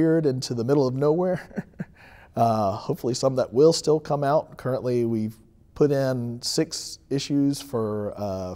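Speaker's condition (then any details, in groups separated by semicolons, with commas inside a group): No condition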